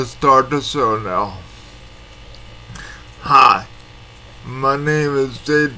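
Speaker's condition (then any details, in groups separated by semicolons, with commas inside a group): Cerebral palsy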